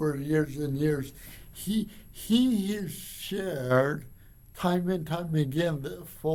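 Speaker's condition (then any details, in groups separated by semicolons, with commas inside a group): Cerebral palsy; from birth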